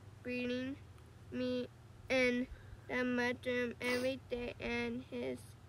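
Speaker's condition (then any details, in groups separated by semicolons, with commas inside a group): Cerebral palsy; affects muscles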